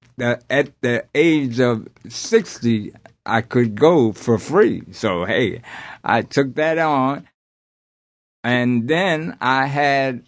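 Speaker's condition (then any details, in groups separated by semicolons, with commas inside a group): Aphasia after strokes; aphasia caused by multiple strokes; attended speech services, singing suggested by doctor as therapy, aphasia persists but singing helps coping; stuttering after strokes, had to repeat everything, impediment not heard when singing, less noticeable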